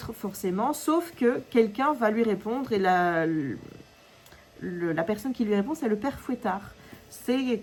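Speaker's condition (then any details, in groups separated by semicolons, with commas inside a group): No condition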